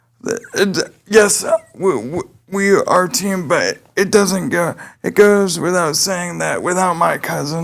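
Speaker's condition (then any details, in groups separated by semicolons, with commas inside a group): Cerebral palsy; able to speak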